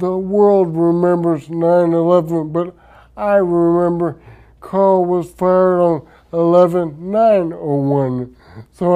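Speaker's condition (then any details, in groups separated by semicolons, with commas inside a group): Traumatic brain injury; speech affected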